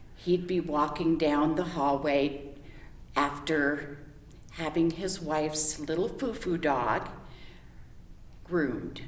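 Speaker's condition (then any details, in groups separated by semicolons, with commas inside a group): No condition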